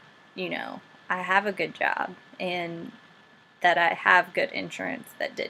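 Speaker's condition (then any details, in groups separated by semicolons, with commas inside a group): No condition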